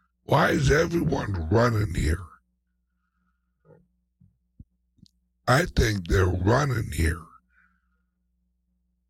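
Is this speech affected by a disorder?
Yes: speech impediment, mild.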